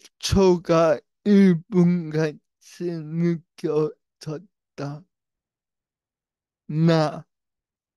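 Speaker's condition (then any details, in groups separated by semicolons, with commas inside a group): Brain lesion disability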